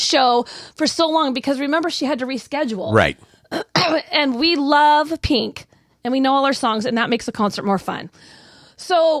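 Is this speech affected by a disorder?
No.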